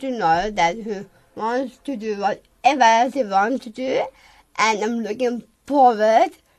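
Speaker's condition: Down syndrome; from birth, confirmed 3 days after birth, heart hole closed spontaneously at age 2; speaks a lot slower, learns and moves slower

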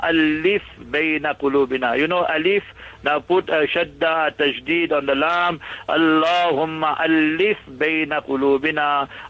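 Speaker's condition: No condition

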